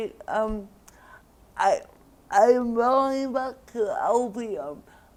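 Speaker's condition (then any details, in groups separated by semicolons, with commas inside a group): Cerebral palsy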